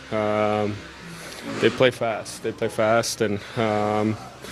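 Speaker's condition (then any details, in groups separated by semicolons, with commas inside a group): No condition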